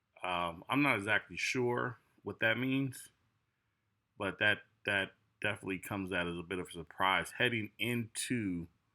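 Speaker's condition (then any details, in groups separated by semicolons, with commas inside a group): No condition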